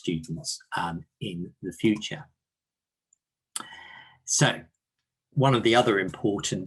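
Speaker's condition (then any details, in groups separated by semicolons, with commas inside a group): No condition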